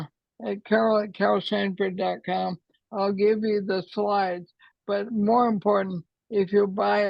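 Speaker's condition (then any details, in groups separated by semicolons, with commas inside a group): ALS; affects hands and voice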